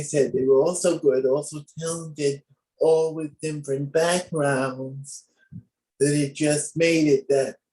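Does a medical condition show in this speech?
Yes: cerebral palsy.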